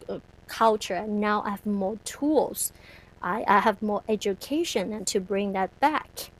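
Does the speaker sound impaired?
Yes: stuttering; persists after speech therapy with Dr. Merson at local hospital, told no cure, self-help group; still stutters after speech therapy; here repeated words, prolonged sounds.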